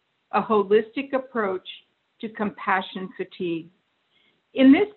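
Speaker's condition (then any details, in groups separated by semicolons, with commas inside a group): No condition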